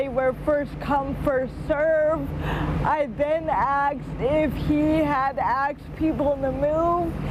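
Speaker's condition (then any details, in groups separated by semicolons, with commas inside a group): Cerebral palsy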